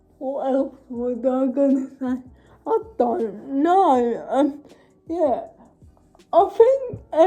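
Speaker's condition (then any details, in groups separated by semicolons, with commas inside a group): Cerebral palsy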